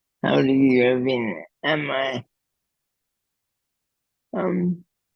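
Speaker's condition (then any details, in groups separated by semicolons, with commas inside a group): Cerebral palsy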